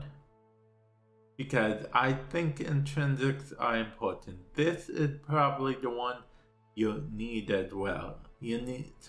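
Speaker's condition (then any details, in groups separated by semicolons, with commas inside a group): Cerebral palsy; affects speech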